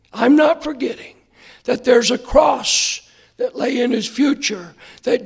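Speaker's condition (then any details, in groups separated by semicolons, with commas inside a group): Hoarseness after vocal cord surgery; hard to hear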